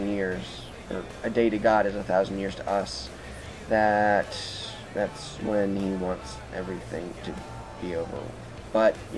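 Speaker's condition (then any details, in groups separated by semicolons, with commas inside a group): No condition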